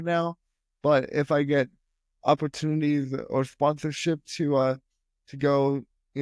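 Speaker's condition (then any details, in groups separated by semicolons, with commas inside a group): Spastic quadriplegic cerebral palsy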